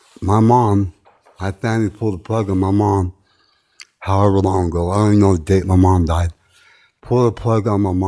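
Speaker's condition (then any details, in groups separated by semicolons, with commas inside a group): Tardive dyskinesia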